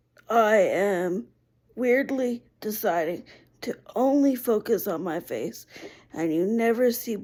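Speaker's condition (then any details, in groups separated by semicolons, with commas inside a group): Cerebral palsy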